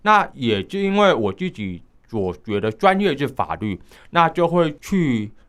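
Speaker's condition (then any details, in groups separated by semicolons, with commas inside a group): Hearing impairment, high-frequency hearing loss, mild; underwent speech rehabilitation therapy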